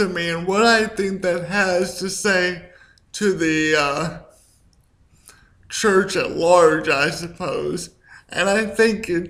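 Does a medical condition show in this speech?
Yes: cerebral palsy; speaks slower at times.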